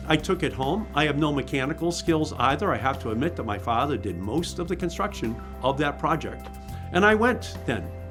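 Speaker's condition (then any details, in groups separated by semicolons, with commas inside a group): No condition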